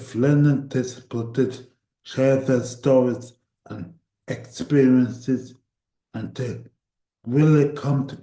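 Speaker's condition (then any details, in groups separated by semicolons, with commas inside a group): Cerebral palsy; voice tires at times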